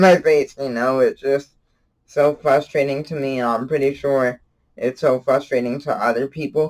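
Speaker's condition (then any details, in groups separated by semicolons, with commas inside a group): Cerebral palsy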